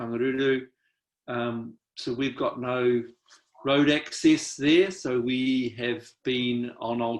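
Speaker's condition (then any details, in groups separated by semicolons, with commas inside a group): No condition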